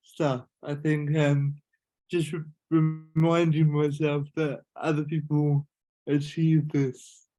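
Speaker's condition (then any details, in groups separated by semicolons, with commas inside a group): Cerebral palsy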